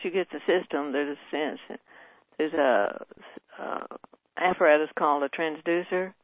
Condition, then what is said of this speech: Parkinson's disease. I appreciate your inviting my shaky voice.